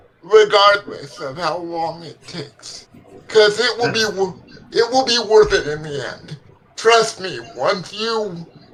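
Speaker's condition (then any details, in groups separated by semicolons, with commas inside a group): Cerebral palsy; legs affected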